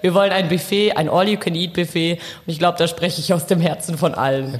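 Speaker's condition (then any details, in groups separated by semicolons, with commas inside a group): No condition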